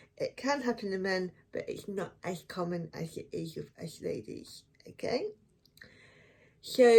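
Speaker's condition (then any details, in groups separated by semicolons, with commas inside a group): Cerebral palsy; affects one foot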